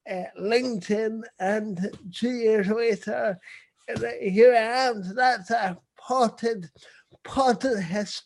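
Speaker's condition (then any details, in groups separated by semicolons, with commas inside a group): Cerebral palsy; visible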